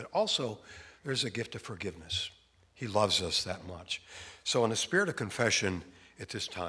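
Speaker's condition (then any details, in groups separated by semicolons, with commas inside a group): No condition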